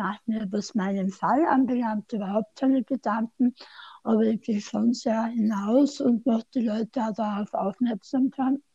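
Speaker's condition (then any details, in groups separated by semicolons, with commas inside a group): Tongue cancer surgery; onset nine years ago, considered cured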